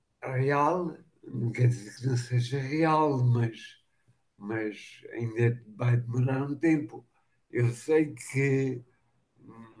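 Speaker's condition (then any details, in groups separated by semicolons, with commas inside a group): Machado-Joseph disease (sca3); ataxia, gradual onset, movement control problems, falls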